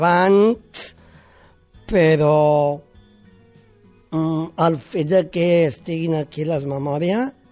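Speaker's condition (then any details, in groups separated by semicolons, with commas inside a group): Down syndrome; congenital, born with it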